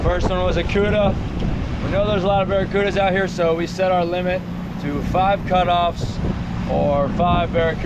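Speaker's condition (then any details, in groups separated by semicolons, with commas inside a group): No condition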